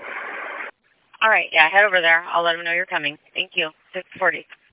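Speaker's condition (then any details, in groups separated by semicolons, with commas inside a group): No condition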